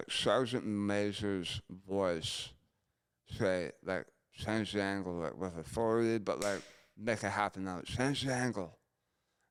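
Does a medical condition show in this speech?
Yes: gunshot injury to chin.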